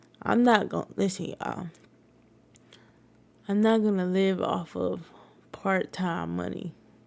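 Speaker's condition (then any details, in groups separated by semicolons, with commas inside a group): Cerebral palsy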